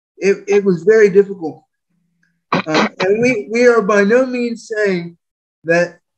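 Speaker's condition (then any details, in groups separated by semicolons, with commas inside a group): Spastic quadriplegic cerebral palsy; speaks clearly, easily understood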